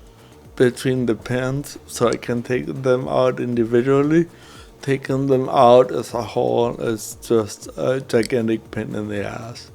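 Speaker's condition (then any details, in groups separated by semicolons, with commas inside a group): Cerebral palsy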